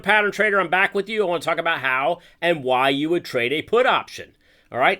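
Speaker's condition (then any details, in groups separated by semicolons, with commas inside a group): No condition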